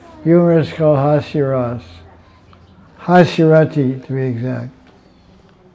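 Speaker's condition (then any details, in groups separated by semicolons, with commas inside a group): Deafness; self-reported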